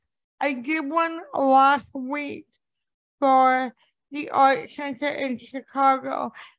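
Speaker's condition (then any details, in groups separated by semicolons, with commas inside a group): Cerebral palsy; impaired speech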